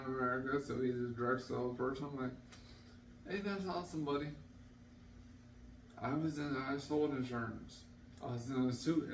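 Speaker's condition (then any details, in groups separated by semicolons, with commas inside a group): Traumatic brain injury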